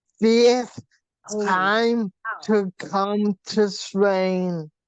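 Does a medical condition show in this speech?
Yes: facial paralysis from hydrocephalus.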